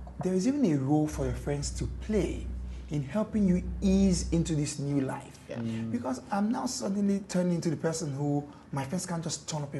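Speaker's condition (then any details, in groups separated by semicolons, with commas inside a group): No condition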